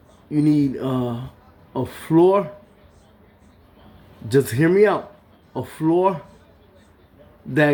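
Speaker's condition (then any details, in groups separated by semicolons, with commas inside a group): No condition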